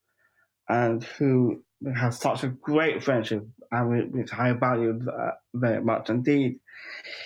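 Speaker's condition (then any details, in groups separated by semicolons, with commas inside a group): Down syndrome; 45 years old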